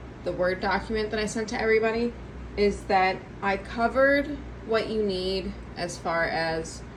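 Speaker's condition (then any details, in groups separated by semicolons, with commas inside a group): No condition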